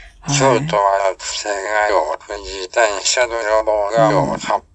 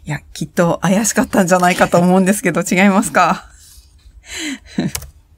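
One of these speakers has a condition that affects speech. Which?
The first: ALS; tracheostomy, ventilator, voice synthesis from own recorded voice; in hospital, tracheostomy and ventilator about two months; cannot speak, uses synthesized voice, speaking through a speech-generating device.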